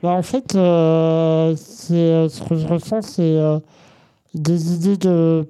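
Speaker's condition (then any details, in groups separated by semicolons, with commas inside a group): Congenital muscular dystrophy; present from birth, genetic protein-related cause, muscles stayed thinner and weaker; uses graphic tablet with Krita software for digital painting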